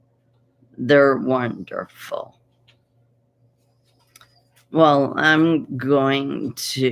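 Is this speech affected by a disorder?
Yes: essential tremor.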